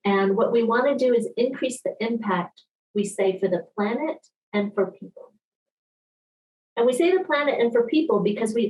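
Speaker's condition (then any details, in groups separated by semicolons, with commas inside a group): No condition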